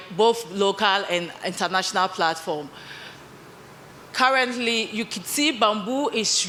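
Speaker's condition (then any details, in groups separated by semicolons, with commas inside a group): No condition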